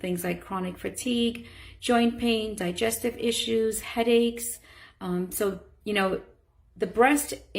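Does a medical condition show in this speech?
No.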